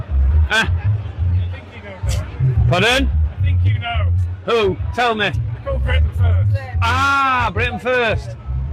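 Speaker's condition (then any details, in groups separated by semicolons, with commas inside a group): No condition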